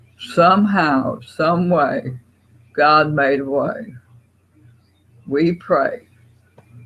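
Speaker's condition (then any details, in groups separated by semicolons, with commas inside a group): Parkinson's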